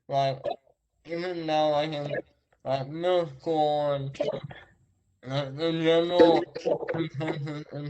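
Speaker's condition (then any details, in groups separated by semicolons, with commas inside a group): Traumatic brain injury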